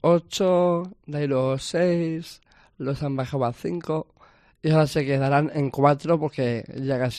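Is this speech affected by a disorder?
Yes: Down syndrome; trisomy 21, extra copy of chromosome 21.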